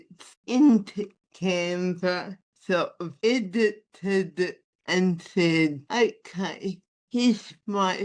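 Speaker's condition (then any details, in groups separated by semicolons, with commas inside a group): Athetoid spastic cerebral palsy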